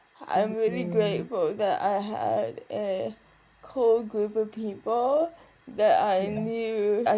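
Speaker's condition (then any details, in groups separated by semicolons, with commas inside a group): Cerebral palsy; never walked independently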